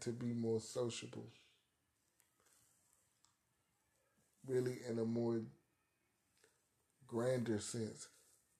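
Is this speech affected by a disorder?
Yes: cerebral palsy; arthritis.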